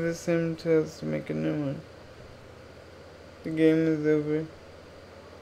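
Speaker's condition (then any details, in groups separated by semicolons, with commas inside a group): Cerebral palsy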